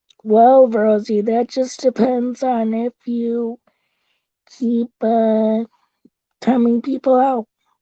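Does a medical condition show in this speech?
Yes: cerebral palsy; visible disability.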